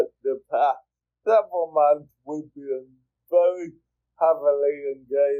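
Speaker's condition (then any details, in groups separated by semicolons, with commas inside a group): Cerebral palsy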